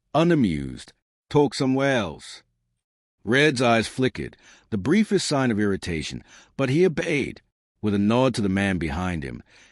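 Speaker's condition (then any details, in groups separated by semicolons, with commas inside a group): No condition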